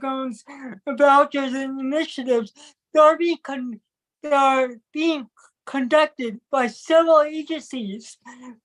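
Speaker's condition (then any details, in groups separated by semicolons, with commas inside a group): Cerebral palsy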